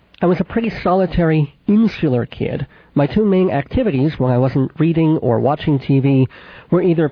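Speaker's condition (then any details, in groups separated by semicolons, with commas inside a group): Cleft palate with lisp, cleft lip and palate, mild; age 39, about 39 years since infant operations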